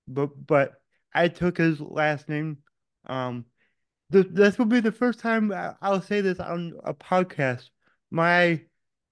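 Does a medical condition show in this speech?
Yes: cerebral palsy; born without heartbeat or breathing.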